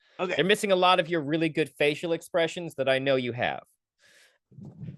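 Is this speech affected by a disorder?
No.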